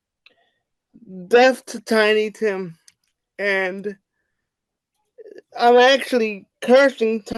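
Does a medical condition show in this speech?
Yes: cerebral palsy; wheelchair user.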